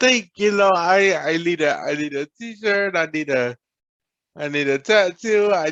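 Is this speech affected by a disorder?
Yes: cerebral palsy; present from birth.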